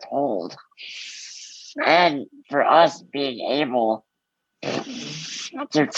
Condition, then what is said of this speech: Muscular dystrophy. You know, because I have this growing platform and because I am a good public speaker, um, it would be wrong of me to throw that away.